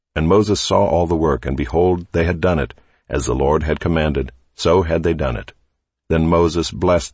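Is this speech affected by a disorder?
No.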